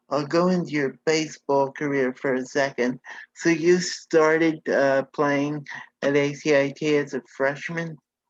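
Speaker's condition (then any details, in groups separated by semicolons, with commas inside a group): Cerebral palsy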